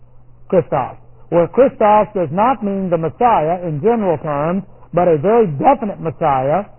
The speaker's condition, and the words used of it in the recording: No condition.